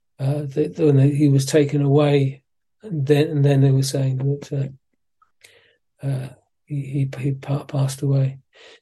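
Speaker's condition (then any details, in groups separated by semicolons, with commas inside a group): Parkinson's disease; physiotherapy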